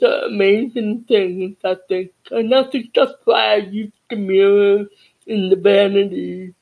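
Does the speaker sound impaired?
Yes: deafness.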